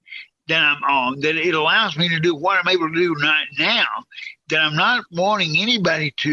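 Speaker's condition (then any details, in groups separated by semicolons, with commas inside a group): Cerebral palsy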